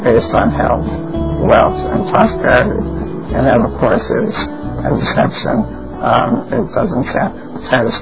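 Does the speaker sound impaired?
Yes: spinal muscular atrophy; congenital, progressive muscle weakness, bedbound since early 20s, no hand movement, tracheostomy about 10 years ago; permanent stomach feeding tube, liquid diet, trach suctioning when lungs congested; dependent on voice for everything, uses voice recognition computer.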